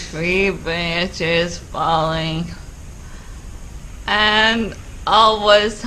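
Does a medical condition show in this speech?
Yes: ALS; no ventilator needed yet.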